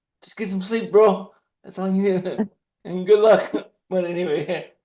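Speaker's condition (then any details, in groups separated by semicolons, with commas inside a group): Cerebral palsy; dexterity issue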